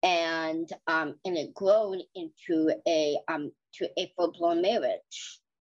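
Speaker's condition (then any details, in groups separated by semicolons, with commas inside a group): Down syndrome; flat feet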